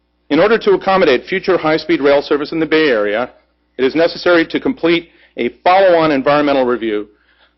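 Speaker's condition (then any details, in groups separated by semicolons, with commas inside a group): No condition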